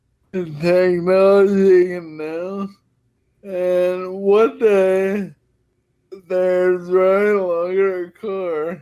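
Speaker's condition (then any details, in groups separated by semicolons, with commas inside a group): Friedreich's ataxia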